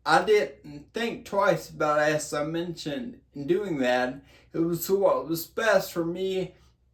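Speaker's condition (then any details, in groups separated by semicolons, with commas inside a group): Brain injury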